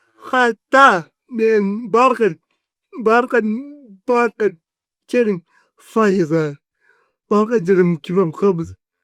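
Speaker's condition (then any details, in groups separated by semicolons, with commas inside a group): Cerebral palsy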